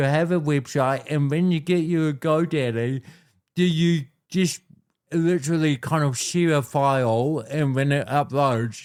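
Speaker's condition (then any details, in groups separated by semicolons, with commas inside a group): Cerebral palsy; voice sounds different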